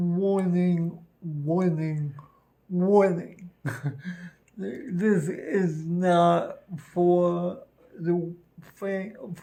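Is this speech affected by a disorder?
Yes: cerebral palsy; speech noticeably affected.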